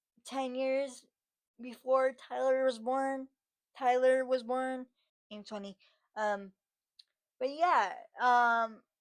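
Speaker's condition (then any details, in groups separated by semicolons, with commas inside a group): Cerebral palsy, spastic; from birth, muscle spasms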